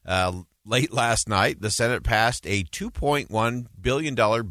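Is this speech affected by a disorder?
No.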